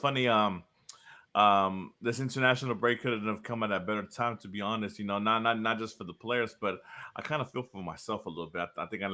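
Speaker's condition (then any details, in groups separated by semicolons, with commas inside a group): No condition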